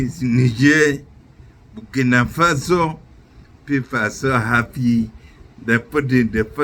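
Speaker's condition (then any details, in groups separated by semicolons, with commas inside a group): Neurological disease from torture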